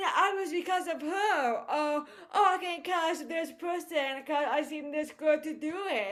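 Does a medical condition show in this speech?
Yes: cerebral palsy; voice affected.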